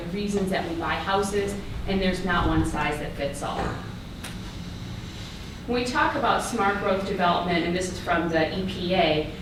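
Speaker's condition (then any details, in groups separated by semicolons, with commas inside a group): No condition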